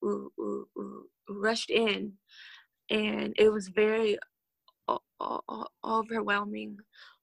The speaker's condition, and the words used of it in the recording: Stuttering. Yes, I have friends who I can be myself with where I don't stutter.